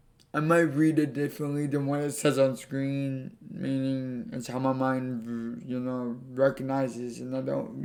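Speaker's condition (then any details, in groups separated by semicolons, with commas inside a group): Cerebral palsy; affects legs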